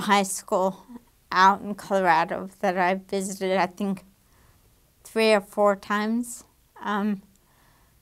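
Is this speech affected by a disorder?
Yes: damaged diaphragm.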